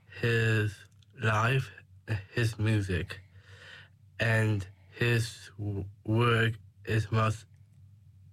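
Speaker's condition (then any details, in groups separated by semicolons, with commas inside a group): Down syndrome; 21 years old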